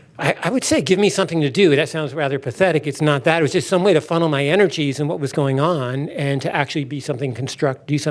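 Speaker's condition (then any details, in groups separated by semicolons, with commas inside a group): No condition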